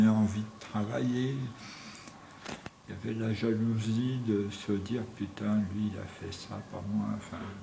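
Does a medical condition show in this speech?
Yes: tongue cancer; tracheostomy after surgery.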